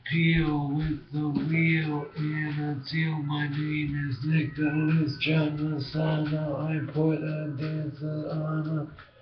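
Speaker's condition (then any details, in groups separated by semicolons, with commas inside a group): Brain injury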